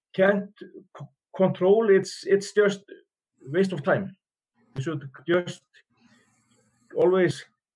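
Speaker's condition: Stuttering; stuttering since childhood, speech therapy ages 7 to 12 and 17 to 20, ELSA youth camps, no family members who stutter; repeated words, blocks

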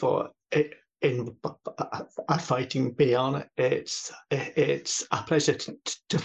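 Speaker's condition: Stammering; talks with a stammer; repeated sounds, repeated words, prolonged sounds

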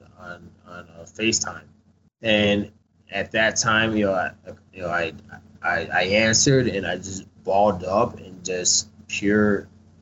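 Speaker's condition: Stutter; acquired stutter after combat traumatic brain injury, memory loss, selective hearing, Shepherd Center TBI program; mild speech impediment with stuttering, loses train of thought mid-sentence; repeated sounds, prolonged sounds

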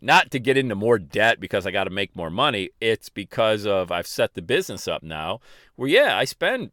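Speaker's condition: No condition

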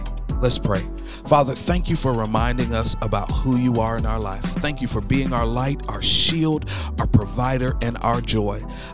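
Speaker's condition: No condition

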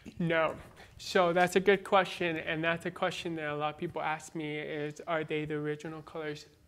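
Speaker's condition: Born deaf, cochlear implant, congenital

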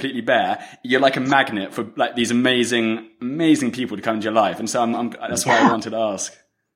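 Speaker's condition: No condition

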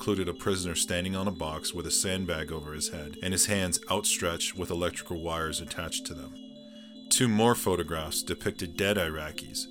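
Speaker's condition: No condition

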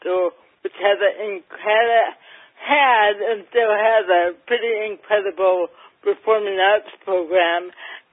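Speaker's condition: Cerebral palsy, mild; mildly affects speech

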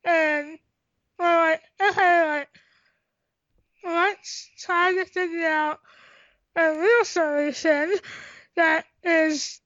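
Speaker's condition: Tracheostomy, cystic hygroma of head and neck; doctors predicted never talking, learned to talk, unable to swallow, breathing effortful when running

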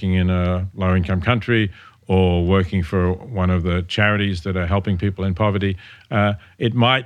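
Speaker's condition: No condition

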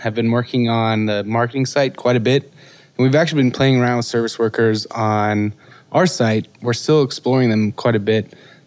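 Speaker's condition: No condition

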